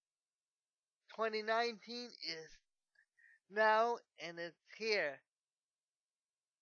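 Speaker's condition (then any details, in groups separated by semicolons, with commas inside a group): Cerebral palsy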